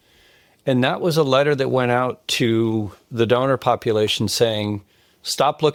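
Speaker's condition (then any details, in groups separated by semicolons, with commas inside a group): No condition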